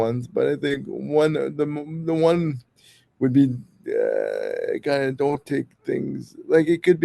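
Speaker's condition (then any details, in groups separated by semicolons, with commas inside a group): Cerebral palsy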